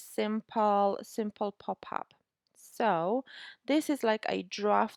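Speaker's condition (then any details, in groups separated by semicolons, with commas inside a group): No condition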